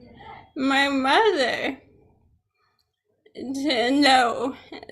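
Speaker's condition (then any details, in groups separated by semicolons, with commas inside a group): ALS, sporadic; many years since delayed diagnosis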